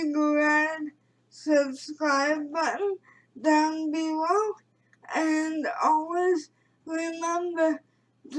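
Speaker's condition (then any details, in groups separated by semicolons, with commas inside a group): Cerebral palsy; premature birth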